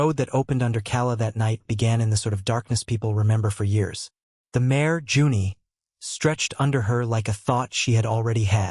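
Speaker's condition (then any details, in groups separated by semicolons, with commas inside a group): No condition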